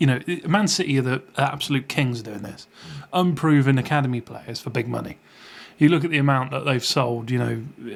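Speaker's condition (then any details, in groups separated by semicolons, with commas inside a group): No condition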